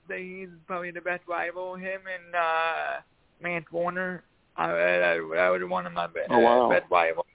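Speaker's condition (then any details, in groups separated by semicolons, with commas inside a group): Cerebral palsy; past challenges speaking up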